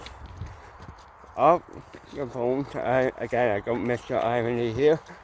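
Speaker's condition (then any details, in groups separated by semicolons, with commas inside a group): Cerebral palsy; mild, ataxic type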